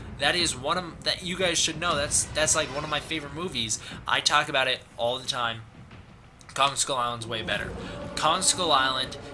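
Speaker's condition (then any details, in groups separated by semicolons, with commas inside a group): No condition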